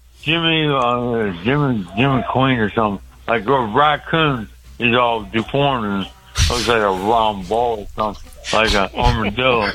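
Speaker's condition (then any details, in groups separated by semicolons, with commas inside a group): Speech impediment; calling radio show by phone, loud background voices, host asks to get on phone; host cannot hear at times over phone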